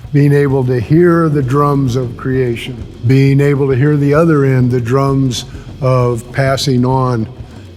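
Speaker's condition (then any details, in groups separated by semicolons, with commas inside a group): No condition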